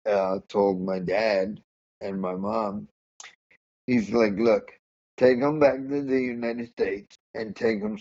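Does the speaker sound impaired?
Yes: cerebral palsy; see and hear.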